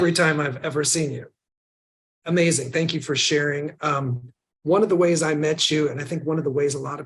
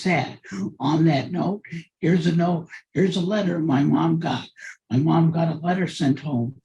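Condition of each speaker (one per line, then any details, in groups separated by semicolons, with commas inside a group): No condition
Cerebral palsy; from birth; mild in childhood, worsened quickly from teens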